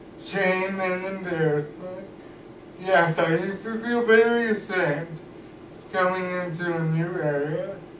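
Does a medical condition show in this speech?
Yes: cerebral palsy; cannot walk, uses wheelchair.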